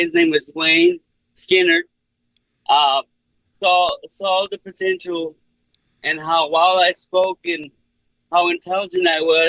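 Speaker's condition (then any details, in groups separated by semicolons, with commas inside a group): Cerebral palsy; speech unaffected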